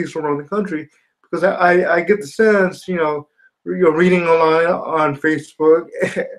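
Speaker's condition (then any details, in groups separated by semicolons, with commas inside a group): Spastic quadriplegia cerebral palsy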